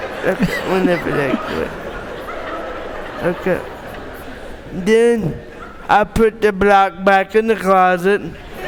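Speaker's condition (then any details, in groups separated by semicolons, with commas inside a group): Cerebral palsy; born premature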